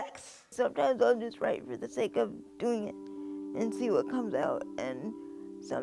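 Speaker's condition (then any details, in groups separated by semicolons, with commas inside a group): Cerebral palsy; 23 years old, types with two fingers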